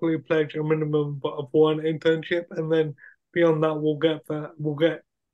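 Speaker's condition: Cerebral palsy; wheelchair user

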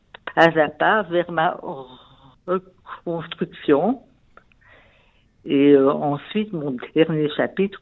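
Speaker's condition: Stuttering; since childhood, linked to trauma of Polish Holocaust-survivor parents, lifelong; ongoing at age 70, learning acceptance day by day; audible speaking difficulty, writing easier than speaking, strong emotions, speaking takes time; prolonged sounds, blocks

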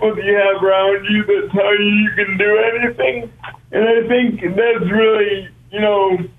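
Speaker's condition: Cerebral palsy; brain-muscle disconnect, muscles do not fire properly, retrained through years of therapy

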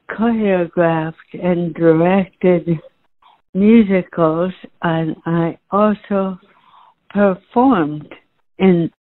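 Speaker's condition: ALS; genetic, initially thought sporadic, first signs voice and breathing while singing, ENT scope and brain, throat MRI clean; about 3 years since diagnosis, still dancing in advanced classes, getting harder; breathing changed while singing, could not sing, lost voice for teaching

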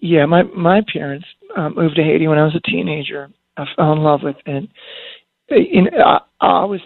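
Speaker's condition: Spasmodic dysphonia; lost singing voice after almost 20 years, prednisone steroid shots gave 6-8 weeks relief until ineffective; muscle spasms break voice apart when speaking loudly or projecting, lost voice control

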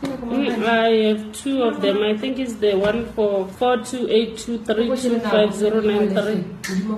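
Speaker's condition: No condition

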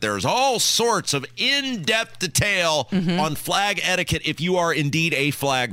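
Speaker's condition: No condition

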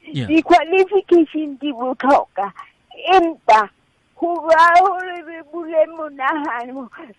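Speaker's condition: Cerebral palsy; since childhood

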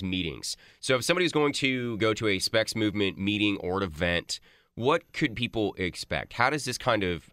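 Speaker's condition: No condition

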